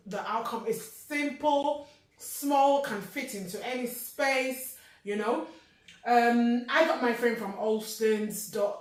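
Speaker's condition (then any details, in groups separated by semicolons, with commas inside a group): No condition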